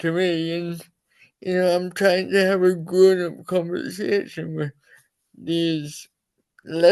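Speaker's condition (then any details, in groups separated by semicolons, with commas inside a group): Cerebral palsy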